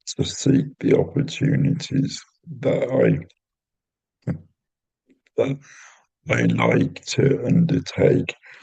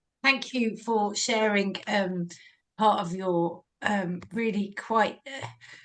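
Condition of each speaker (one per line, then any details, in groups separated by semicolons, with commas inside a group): Cerebral palsy; intrathecal baclofen pump; neuro physio, occupational therapy
No condition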